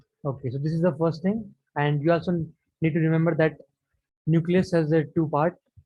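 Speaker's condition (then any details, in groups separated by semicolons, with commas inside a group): No condition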